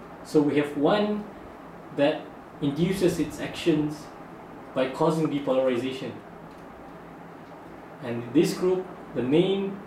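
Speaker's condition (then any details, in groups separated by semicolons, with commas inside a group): No condition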